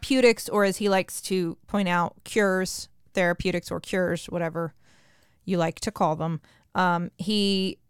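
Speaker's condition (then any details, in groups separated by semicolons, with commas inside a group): No condition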